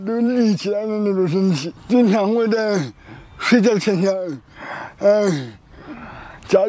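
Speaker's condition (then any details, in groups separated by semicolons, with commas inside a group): Cerebral palsy; cerebral palsy diagnosed shortly after birth, stood independently only at 5, first character at 6 with grandmother's help; about 20 years old, uncontrolled hand tremor, slow handwriting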